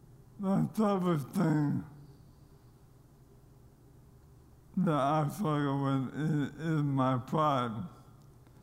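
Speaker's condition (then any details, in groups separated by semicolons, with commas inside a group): ALS; losing ability to speak clearly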